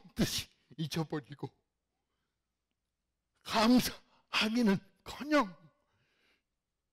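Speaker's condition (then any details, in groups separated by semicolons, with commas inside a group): Cerebral palsy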